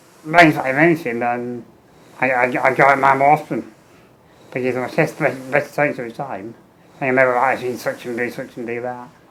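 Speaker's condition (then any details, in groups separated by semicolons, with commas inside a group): Muscular dystrophy; tracheostomy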